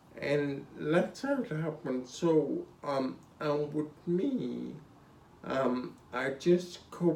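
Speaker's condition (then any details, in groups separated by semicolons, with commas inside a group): Spinocerebellar ataxia (sca7)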